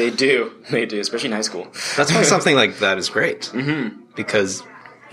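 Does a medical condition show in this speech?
No.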